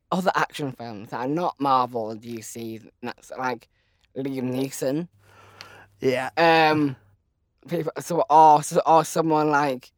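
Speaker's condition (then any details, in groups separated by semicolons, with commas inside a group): Down syndrome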